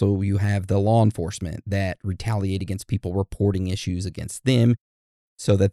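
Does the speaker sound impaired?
No.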